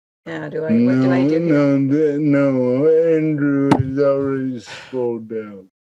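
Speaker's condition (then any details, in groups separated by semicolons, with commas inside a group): Cerebral palsy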